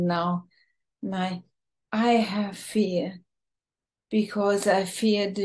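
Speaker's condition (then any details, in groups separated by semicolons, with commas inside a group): ALS, bulbar form, bulbar onset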